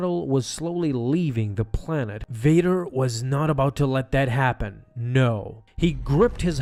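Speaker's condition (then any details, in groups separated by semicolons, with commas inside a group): No condition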